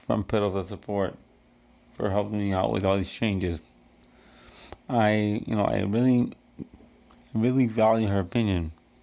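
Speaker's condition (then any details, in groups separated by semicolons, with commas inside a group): Cerebral palsy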